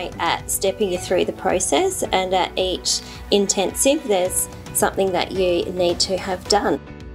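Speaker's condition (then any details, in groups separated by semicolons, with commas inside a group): No condition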